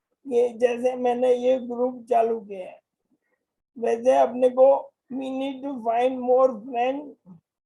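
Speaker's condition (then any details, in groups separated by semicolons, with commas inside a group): Motor neurone disease; voice strong and loud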